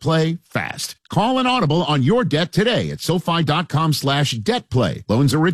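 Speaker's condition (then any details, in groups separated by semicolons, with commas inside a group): No condition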